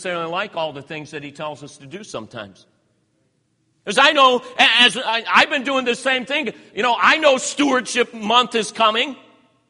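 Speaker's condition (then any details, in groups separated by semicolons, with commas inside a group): No condition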